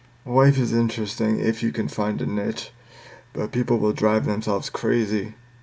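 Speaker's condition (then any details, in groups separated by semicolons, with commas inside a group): Cerebral palsy, spastic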